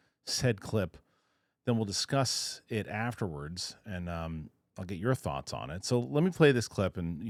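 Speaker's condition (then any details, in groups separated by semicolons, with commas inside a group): No condition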